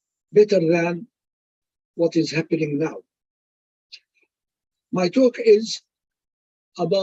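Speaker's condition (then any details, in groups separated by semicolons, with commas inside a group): No condition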